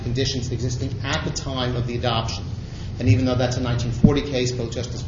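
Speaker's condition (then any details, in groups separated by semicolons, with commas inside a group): No condition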